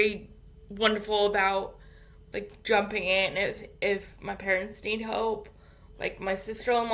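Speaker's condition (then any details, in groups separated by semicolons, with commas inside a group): Cerebral palsy; infant ventilator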